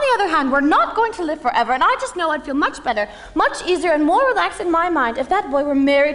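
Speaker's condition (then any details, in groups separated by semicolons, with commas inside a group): No condition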